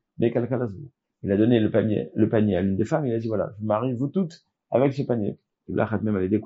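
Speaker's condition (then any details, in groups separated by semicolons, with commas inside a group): No condition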